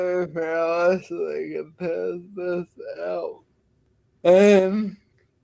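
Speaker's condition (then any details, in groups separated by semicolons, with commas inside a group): Friedreich's ataxia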